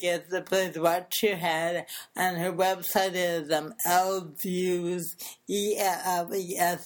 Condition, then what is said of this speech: Cerebral palsy. Yeah, I mean, the thing that's really interesting when it comes to the disability thing is the way I speak, the way my body moves, this is all I know.